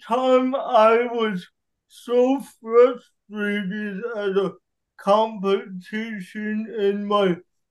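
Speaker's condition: Cerebral palsy; wheelchair user

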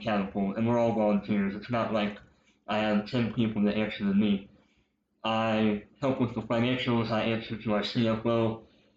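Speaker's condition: Cleft lip and palate; congenital

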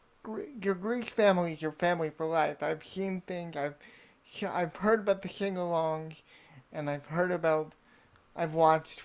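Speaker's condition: Cerebral palsy; wheelchair user all life

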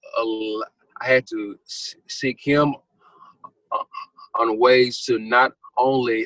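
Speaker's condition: Stuttering; stuttering since childhood; ongoing stutter, may never stop stuttering; stutter audible in recording, formerly heavily hindered speaking; repeated sounds, prolonged sounds

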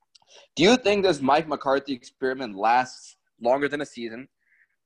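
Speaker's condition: No condition

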